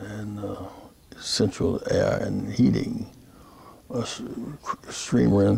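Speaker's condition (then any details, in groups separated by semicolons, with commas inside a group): Parkinson's disease; speech therapy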